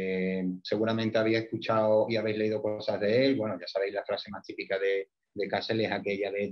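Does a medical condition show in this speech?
No.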